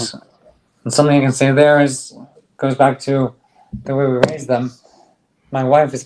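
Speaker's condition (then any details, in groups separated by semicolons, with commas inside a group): ALS; on drug, stronger bite, speaks better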